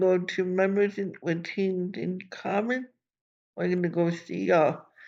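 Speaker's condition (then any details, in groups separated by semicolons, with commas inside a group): Cerebral palsy; from birth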